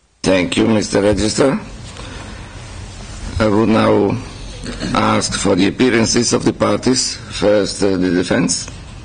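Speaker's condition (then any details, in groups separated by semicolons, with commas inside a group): No condition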